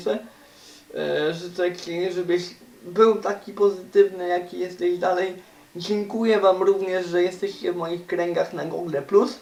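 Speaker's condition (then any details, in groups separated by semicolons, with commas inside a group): Cerebral palsy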